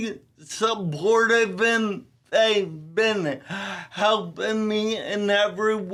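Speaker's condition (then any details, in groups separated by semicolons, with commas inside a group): Ataxia telangiectasia; rare muscular dystrophy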